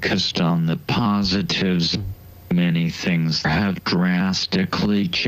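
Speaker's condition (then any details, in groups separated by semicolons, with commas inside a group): ALS, speech-generating device; bulbar onset, then rapid loss of limb control; cannot feed self, needs equipment and constant care; slowed, slurred speech as first symptom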